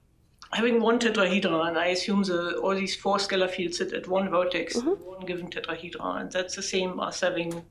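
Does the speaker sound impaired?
No.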